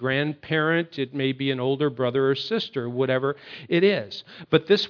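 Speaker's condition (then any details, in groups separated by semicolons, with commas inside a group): No condition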